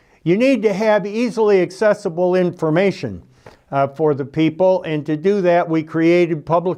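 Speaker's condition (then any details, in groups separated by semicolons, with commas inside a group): No condition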